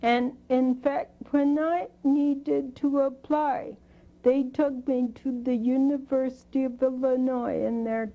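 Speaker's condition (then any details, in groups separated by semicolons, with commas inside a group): Spinocerebellar degeneration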